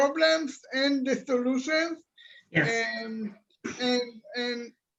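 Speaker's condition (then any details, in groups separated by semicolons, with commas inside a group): Cerebral palsy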